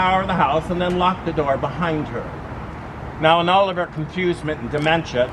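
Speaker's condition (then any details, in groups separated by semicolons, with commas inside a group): No condition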